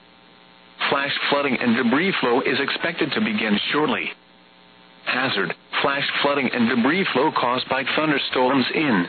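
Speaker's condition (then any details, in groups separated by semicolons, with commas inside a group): No condition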